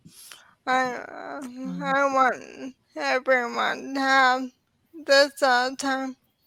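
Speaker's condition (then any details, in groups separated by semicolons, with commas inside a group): ALS; diagnosed in early 30s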